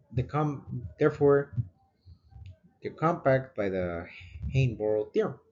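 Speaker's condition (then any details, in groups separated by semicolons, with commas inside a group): No condition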